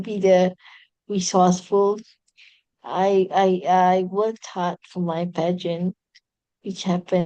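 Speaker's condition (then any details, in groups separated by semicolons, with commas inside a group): Cerebral palsy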